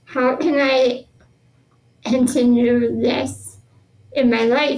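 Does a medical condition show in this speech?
Yes: spinal muscular atrophy; genetic progressive neuromuscular disease, born with it, all muscles weaker, never walked, power wheelchair since about age 2; 33 years old, uses power wheelchair.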